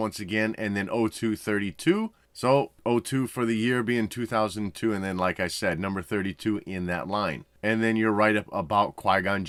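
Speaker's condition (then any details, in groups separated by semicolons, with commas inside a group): No condition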